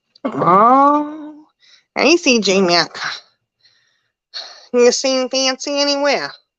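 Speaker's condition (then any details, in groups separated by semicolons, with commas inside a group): No condition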